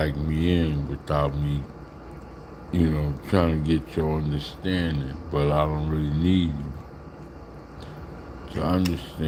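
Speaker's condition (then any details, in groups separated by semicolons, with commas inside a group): Slurred speech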